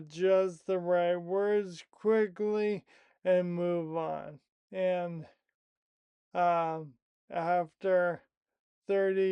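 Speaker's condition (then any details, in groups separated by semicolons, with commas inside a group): Primary lateral sclerosis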